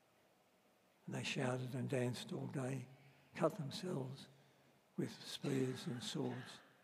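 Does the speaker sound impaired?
Yes: Parkinson's disease; varying.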